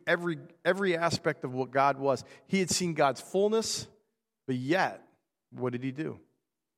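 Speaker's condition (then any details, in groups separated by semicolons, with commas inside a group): No condition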